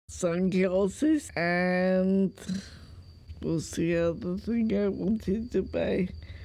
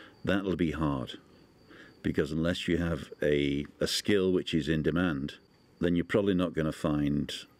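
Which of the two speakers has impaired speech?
The first: multiple sclerosis.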